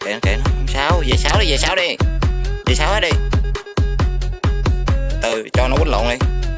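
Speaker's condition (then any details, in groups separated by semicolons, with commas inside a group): No condition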